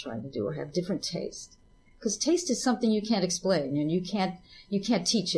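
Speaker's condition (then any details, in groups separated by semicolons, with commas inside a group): No condition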